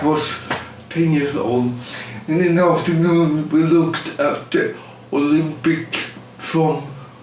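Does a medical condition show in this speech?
Yes: cerebral palsy; speech impaired.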